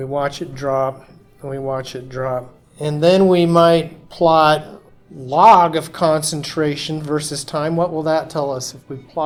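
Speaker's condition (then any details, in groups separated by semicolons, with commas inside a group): No condition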